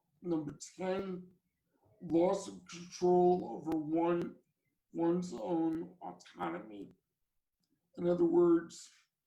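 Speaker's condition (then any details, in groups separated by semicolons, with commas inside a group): Cerebral palsy; from birth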